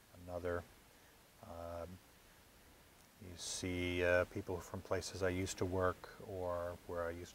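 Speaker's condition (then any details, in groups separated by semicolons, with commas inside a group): No condition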